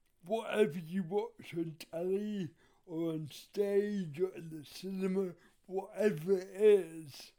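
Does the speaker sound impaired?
Yes: cerebral palsy; wheelchair user.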